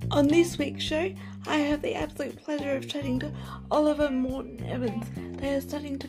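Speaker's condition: Cerebral palsy; wheelchair user

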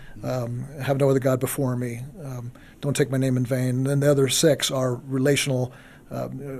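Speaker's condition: No condition

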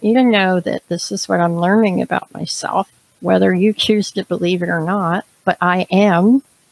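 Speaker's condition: Cleft palate, severe; early extreme breathing difficulties

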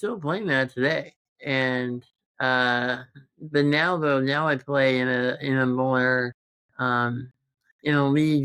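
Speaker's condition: Congenital muscular dystrophy; present since birth

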